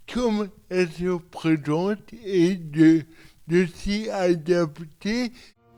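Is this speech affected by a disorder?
Yes: cerebral palsy; from birth, medical error; about 41 years since onset.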